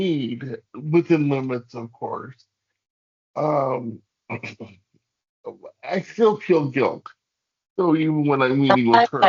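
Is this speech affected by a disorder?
Yes: cerebral palsy; hamstring releases.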